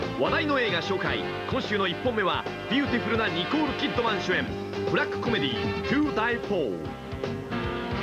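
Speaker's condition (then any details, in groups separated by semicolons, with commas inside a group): No condition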